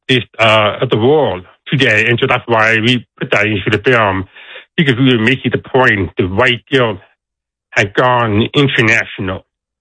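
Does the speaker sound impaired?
Yes: deafness; deaf accent.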